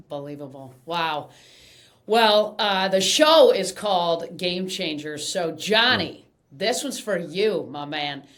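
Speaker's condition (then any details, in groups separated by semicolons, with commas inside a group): No condition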